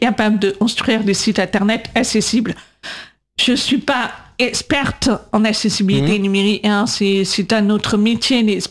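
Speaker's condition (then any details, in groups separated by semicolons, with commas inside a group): Deaf from birth, congenital; follows show via live transcription by Céline Ripoll, needs subtitles and transcripts for videos, podcasts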